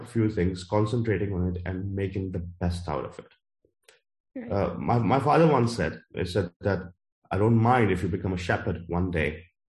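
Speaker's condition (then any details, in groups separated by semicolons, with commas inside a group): Stutter; formerly severe, massively improved through deliberate pauses, later speak up challenge public speaking program; still stutters, much improved; formerly stuttered quite a lot, uses pauses to get message across; repeated sounds, repeated words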